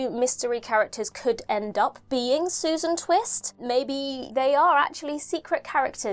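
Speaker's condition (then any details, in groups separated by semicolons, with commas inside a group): No condition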